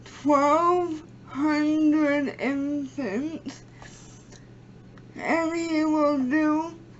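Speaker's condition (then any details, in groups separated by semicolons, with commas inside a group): Cerebral palsy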